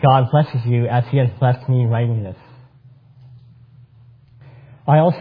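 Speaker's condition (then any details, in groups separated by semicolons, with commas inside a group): Cleft palate; congenital cleft palate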